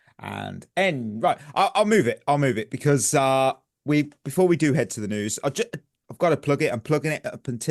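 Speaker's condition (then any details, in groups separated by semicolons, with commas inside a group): No condition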